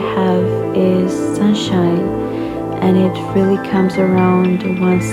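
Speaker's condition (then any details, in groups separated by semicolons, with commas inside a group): No condition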